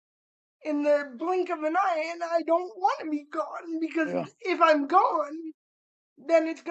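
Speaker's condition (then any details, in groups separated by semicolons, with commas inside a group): Cerebral palsy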